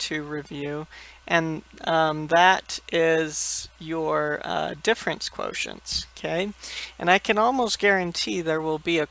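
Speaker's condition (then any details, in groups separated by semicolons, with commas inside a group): No condition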